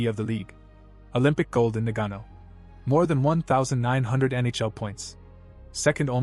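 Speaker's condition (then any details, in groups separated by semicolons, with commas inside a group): No condition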